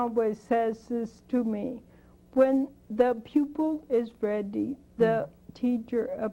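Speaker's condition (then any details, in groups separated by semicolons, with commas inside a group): Spinocerebellar degeneration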